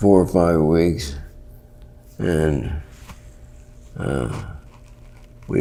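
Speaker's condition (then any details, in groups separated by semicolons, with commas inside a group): Parkinson's; worsening, often debilitating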